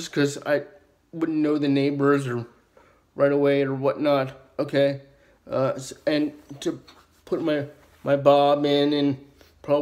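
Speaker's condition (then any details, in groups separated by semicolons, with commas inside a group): Cerebral palsy, spastic diplegia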